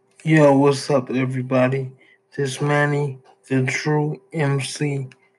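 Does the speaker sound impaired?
Yes: cerebral palsy; uses wheelchair.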